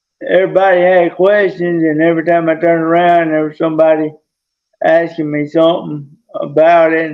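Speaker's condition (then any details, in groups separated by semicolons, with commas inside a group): Traumatic brain injury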